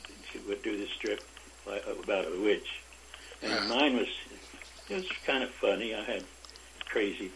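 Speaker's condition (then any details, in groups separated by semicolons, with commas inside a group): Parkinson's disease; about 25 years since onset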